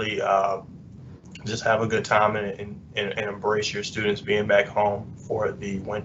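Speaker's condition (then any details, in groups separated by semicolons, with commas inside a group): No condition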